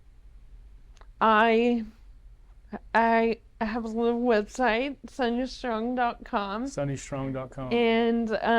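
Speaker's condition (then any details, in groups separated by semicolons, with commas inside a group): ALS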